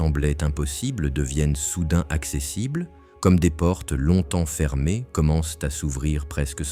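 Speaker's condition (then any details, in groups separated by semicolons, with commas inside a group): No condition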